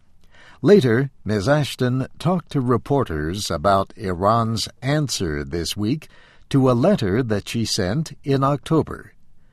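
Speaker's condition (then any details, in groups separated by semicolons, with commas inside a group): No condition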